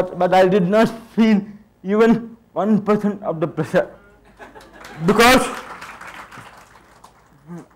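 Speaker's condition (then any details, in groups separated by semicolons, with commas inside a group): Cerebral palsy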